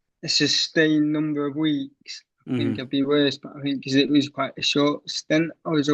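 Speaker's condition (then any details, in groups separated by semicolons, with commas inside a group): Cerebral palsy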